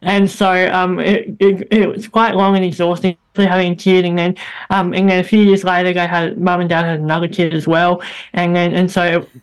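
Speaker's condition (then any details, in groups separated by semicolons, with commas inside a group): Bilateral cleft lip and palate; congenital, first operation at 3 months, many operations, braces before hip-to-mouth bone graft, throat operation, lifelong speech therapy; as child hard to understand, squeaky, very airy, nasal voice, speech hindered drama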